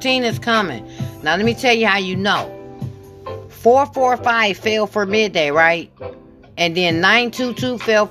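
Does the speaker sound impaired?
No.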